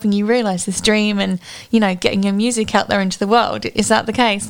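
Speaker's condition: No condition

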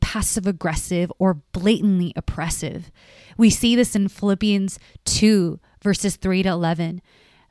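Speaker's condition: No condition

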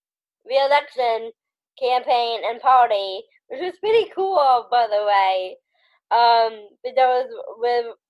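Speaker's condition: Down syndrome

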